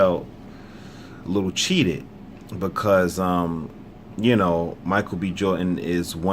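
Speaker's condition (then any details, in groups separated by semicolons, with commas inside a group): No condition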